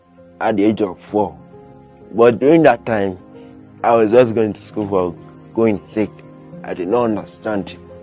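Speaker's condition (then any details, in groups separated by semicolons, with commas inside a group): Cerebral palsy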